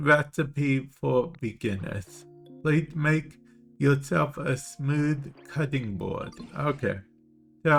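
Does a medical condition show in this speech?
Yes: cerebral palsy.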